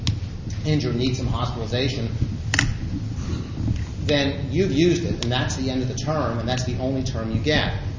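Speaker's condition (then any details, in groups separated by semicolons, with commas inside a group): No condition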